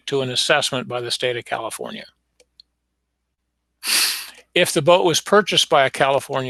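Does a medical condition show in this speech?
No.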